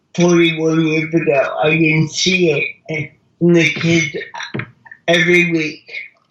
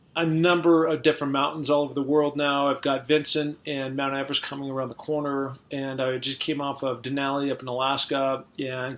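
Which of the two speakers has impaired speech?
The first: cerebral palsy; present from birth, all muscles, cannot walk, wheelchair; mild speech impediment.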